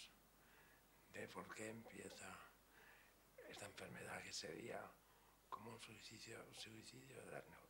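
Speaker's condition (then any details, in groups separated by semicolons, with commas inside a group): ALS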